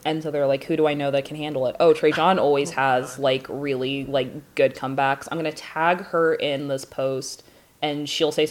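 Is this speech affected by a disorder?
No.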